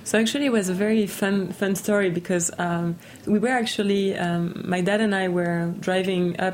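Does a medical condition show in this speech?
No.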